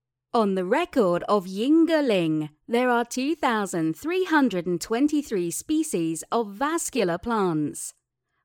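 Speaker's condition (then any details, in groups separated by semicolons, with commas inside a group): No condition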